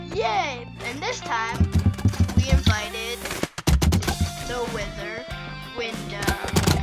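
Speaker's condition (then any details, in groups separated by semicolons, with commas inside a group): No condition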